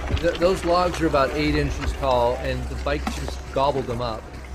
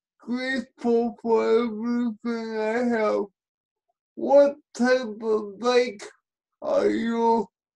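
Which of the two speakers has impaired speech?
The second: cerebral palsy; limited use of the hands.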